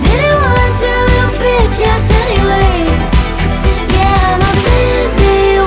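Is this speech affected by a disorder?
No.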